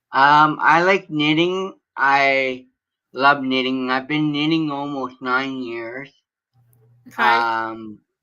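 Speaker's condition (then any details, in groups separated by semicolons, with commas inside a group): Cerebral palsy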